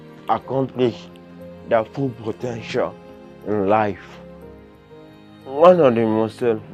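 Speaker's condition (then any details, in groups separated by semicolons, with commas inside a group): Cerebral palsy, severe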